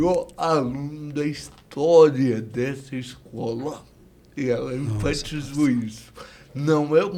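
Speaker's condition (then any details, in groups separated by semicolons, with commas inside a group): Cerebral palsy; years of speech therapy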